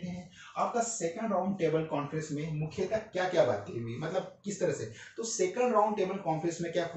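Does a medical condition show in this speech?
No.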